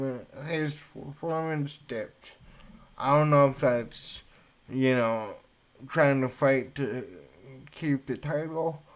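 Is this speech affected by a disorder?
Yes: cerebral palsy.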